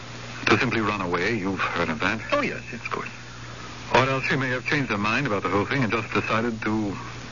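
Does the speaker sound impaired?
No.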